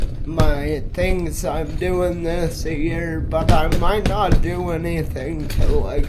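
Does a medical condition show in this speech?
Yes: multiple sclerosis; affects hands and left arm; onset left arm at 21, limited hand use.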